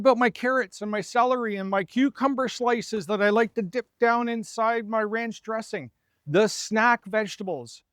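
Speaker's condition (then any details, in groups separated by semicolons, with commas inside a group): No condition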